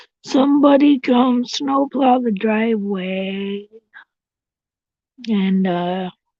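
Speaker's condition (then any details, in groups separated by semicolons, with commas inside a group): Cerebral palsy; tracheotomy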